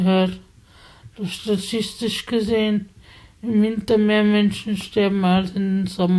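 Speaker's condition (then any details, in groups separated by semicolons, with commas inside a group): Spasticity from birth; multiple sclerosis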